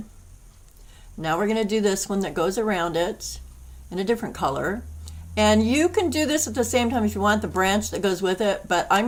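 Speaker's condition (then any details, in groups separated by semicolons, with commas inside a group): No condition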